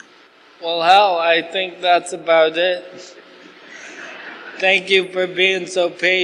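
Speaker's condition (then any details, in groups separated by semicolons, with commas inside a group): ALS; asked to talk slower, clearer, losing voice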